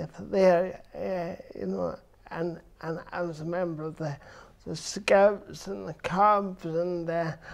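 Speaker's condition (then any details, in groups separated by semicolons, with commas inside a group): Cerebral palsy; present from birth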